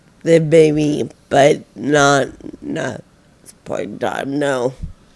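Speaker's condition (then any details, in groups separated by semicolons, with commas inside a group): Friedreich ataxia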